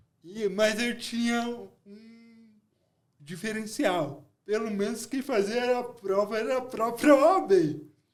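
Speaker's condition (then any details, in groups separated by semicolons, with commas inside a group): Cerebral palsy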